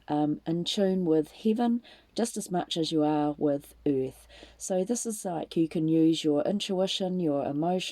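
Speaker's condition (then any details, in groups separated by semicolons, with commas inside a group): No condition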